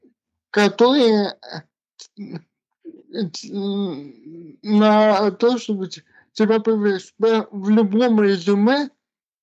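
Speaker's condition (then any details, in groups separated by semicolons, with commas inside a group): Cerebral palsy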